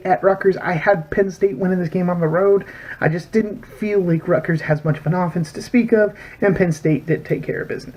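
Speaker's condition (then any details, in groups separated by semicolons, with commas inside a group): No condition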